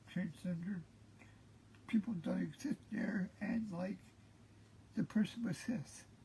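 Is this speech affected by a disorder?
Yes: cerebral palsy; present since birth.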